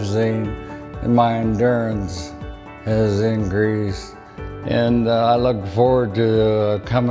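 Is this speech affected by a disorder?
Yes: Parkinson's; cycling exercise, balance problems nearly gone, walking unaffected.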